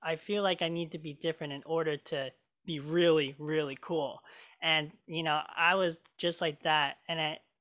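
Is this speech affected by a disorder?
Yes: cleft lip and palate; made eating, talking and singing hard growing up.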